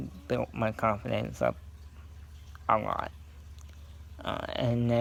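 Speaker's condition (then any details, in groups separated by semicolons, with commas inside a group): Cerebral palsy; scoliosis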